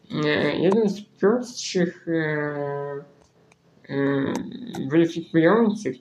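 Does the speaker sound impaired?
Yes: spinal muscular atrophy; cannot use normal keyboard.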